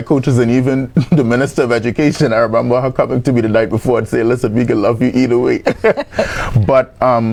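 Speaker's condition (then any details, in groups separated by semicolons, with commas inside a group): No condition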